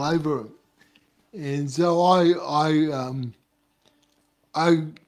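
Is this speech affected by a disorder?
Yes: cerebral palsy.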